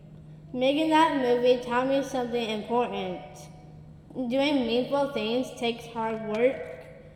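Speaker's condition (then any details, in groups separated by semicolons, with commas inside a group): Down syndrome; speech therapy from infancy, answered audition questions with clarity at age 6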